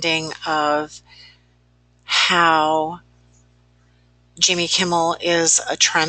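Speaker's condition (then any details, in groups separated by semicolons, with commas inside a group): No condition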